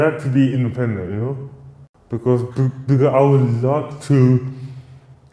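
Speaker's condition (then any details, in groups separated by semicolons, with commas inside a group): Cerebral palsy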